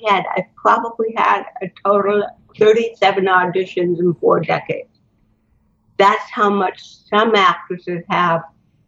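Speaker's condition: Cerebral palsy; botox

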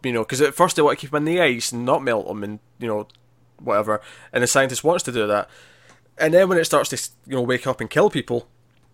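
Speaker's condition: No condition

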